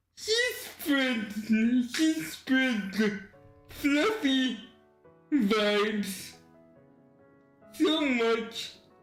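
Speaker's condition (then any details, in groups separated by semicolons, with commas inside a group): Cerebral palsy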